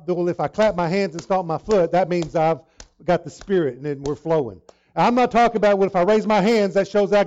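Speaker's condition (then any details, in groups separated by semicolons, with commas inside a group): No condition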